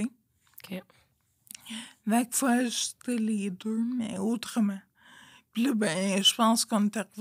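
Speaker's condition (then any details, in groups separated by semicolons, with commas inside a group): Friedreich's ataxia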